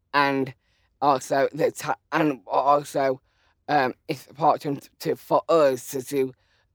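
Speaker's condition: Down syndrome

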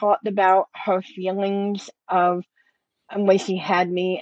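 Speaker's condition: Cleft lip and palate; congenital

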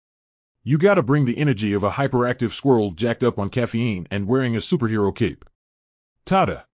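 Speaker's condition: No condition

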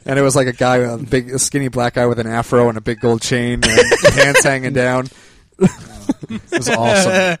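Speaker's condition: No condition

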